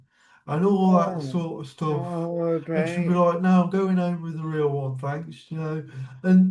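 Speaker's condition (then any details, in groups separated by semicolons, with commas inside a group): Cerebral palsy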